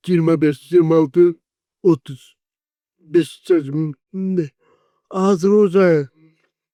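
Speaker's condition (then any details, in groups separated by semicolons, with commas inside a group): Cerebral palsy; 40 years with condition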